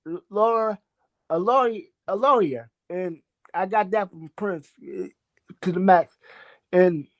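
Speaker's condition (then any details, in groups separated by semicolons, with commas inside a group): Cerebral palsy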